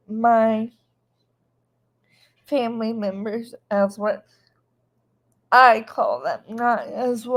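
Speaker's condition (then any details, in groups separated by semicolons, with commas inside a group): Cerebral palsy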